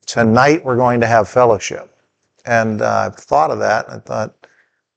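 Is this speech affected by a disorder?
No.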